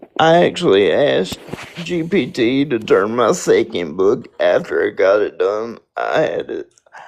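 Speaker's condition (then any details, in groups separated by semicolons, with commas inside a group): Spastic quadriplegic cerebral palsy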